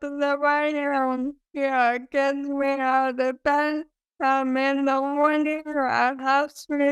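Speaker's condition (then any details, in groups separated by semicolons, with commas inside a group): ALS; sporadic form, cause unknown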